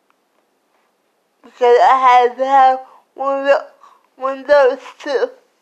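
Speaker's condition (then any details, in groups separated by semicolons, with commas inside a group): Cerebral palsy; slurred speech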